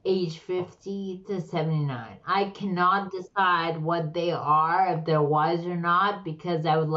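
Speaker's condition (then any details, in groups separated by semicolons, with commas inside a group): Slurred speech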